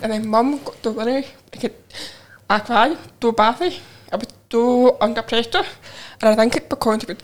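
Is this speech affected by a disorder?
Yes: profound deafness, cochlear implant; learned to listen through implant, sign language learned around age 16; learned to talk before sign language, speaks to hearing people, signs to deaf people.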